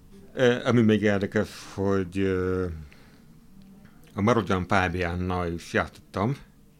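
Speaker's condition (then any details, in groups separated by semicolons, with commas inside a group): Hard of hearing; hearing aid use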